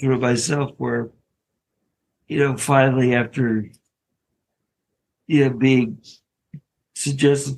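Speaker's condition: ALS; fifth year since diagnosis, taking morphine and Advil, hospice

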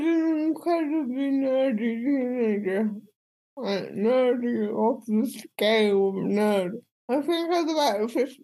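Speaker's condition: Cerebral palsy; speech impediment

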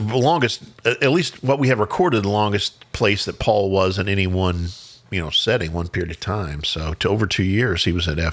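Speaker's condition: No condition

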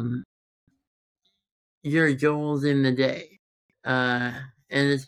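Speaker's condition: Congenital muscular dystrophy; present since birth

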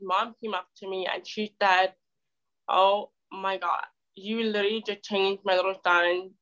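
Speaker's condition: Deafness; wears hearing aid, relies on lip reading face to face, cannot hear in noise; speaks well, spoken speech surprises others

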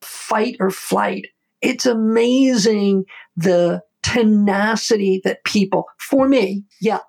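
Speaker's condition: Aphasia; aphasia after two strokes and heart failure from myocarditis, 20% brain damage, new heart; aphasia still audible at times; could not speak or write for a year, roundabout word finding

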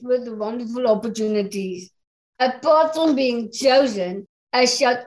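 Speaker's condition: Down syndrome; English is second language

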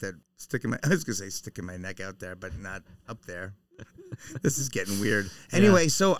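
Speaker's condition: No condition

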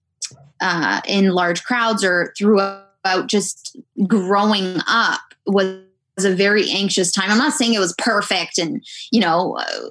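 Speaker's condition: No condition

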